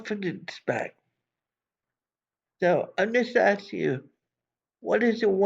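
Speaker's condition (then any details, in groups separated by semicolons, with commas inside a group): Cerebral palsy; from birth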